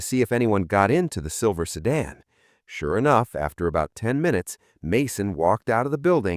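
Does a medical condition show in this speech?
No.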